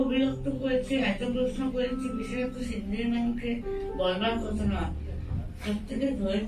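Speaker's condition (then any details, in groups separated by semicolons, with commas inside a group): Oral cancer; after treatment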